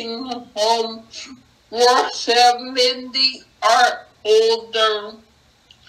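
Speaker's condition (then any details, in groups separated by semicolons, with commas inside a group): Acquired brain injury; tracheostomy for breathing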